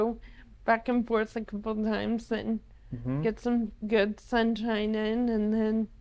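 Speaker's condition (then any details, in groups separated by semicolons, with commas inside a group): ALS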